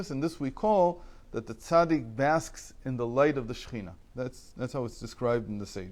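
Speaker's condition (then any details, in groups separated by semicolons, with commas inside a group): No condition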